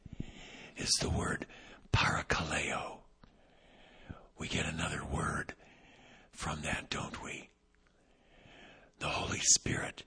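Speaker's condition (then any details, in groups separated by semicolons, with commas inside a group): Vocal cord paralysis, unilateral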